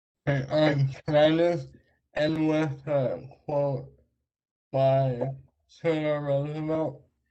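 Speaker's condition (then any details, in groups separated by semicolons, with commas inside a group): Traumatic brain injury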